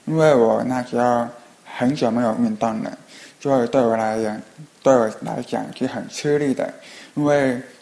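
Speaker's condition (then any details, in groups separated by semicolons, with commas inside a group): Hearing impairment; gets interrupted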